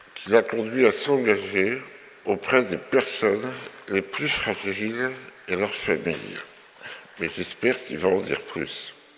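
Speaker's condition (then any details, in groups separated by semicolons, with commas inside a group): Myopathy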